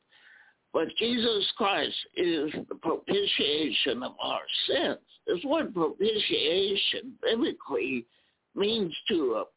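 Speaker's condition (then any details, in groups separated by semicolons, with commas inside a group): Spasmodic dysphonia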